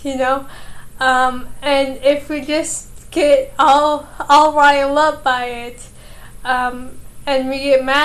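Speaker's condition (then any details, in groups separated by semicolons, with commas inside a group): Cerebral palsy, mild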